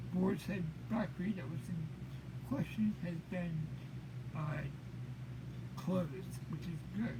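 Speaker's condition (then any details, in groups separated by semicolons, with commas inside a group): Cerebral palsy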